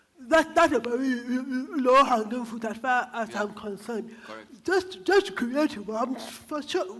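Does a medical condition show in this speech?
Yes: cerebral palsy; diagnosed by brain scan.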